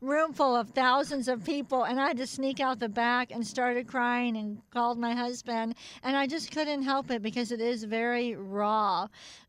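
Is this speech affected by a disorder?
Yes: cleft palate; cleft palate from birth, extensive speech therapy in childhood; radio interview not easy, must concentrate to keep speech clear; must concentrate to make speech clear enough.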